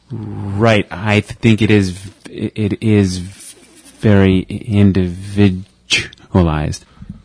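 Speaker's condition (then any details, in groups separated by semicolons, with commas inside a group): Stuttering; brothers also stutter; prolonged sounds, blocks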